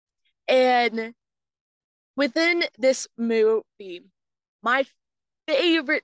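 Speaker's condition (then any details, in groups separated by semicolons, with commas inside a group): Stuttering; stutters every day, speaking is hard; prolonged sounds, blocks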